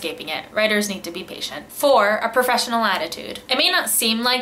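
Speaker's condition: No condition

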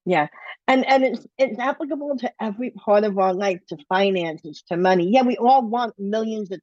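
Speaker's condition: Bilateral cleft lip and palate

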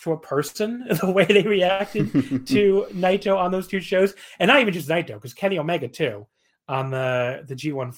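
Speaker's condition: No condition

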